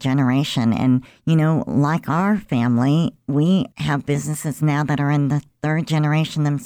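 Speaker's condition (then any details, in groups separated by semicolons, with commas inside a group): Cleft lip and palate; congenital, present since birth, about 50-some years ago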